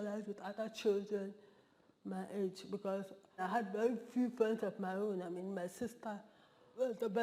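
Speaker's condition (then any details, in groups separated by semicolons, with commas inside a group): Cerebral palsy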